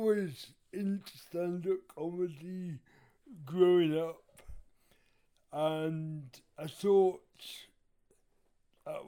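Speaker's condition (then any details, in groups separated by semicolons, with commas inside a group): Cerebral palsy; wheelchair user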